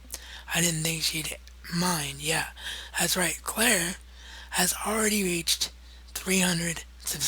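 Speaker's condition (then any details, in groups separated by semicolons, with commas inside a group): Cerebral palsy; wheelchair bound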